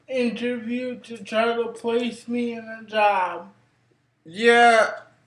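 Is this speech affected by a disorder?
Yes: cerebral palsy; brain injury.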